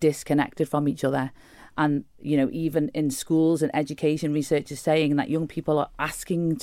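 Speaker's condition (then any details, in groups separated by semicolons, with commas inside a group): No condition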